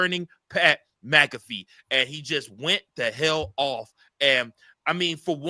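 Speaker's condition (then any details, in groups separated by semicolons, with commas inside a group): No condition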